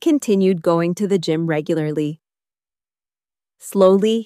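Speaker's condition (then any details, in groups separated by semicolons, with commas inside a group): No condition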